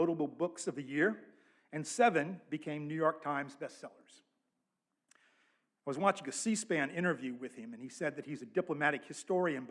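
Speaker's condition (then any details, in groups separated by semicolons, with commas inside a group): No condition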